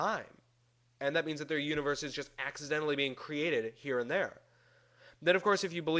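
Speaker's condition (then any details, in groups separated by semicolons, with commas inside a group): No condition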